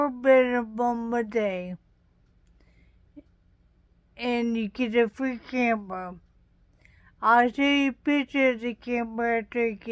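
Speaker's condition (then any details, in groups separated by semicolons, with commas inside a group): Traumatic brain injury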